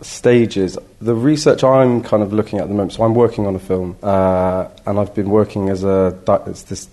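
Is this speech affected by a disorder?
No.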